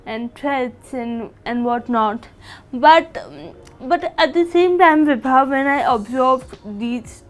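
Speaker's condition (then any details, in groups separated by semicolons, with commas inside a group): Cerebral palsy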